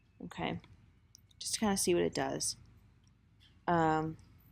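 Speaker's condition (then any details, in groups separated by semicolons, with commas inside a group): No condition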